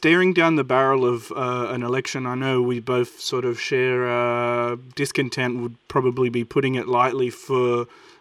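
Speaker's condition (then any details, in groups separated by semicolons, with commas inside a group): No condition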